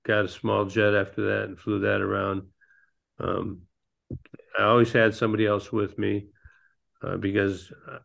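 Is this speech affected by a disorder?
Yes: Parkinson's disease; man nearly 66, no longer flies planes because of Parkinson's.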